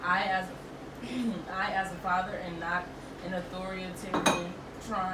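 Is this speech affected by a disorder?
No.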